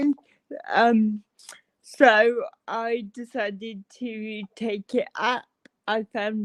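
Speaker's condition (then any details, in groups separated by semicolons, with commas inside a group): Cerebral palsy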